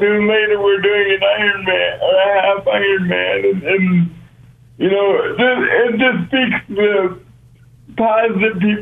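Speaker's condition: Cerebral palsy; including breathing and hand placement

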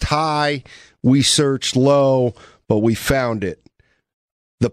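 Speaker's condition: No condition

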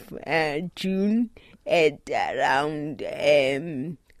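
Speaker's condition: Cerebral palsy; doctors said unable to drive, drives so-called normal automatic car; recently summited Kilimanjaro, trained walking 10 km daily and hiking

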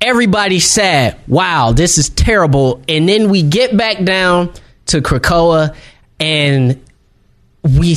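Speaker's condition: No condition

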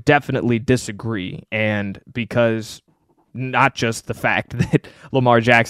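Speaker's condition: No condition

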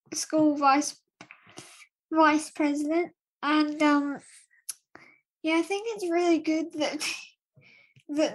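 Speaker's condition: Cerebral palsy; spastic dystonic quadriplegia, limits daily tasks such as getting dressed; age 12, physiotherapy by Claire Smart, Cerebral Palsy Alliance, past HABIT-ILE 66-hour intensive therapy, race runner

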